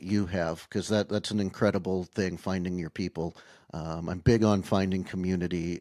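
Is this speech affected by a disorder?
No.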